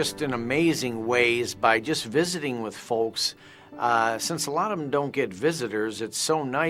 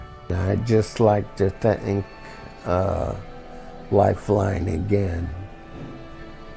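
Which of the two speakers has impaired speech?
The second: cerebral palsy; diagnosed at 18 months, now 55.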